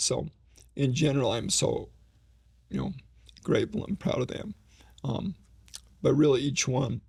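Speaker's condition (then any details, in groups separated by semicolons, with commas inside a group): ALS; slowly progressing form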